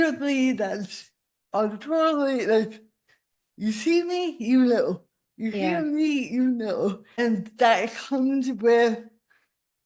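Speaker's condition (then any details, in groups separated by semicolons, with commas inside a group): Cerebral palsy; spasticity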